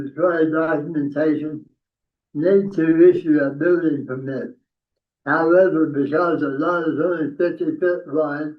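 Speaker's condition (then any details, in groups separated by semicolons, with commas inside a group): Tongue cancer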